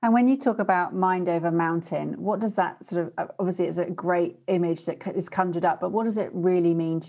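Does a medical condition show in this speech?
No.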